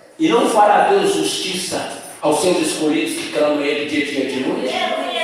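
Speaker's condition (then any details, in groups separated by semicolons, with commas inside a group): No condition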